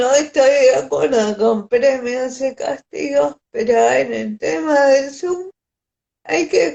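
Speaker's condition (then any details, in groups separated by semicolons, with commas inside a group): Cerebral palsy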